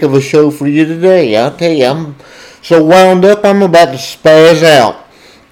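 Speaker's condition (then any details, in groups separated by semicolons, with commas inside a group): Cerebral palsy, spastic diplegia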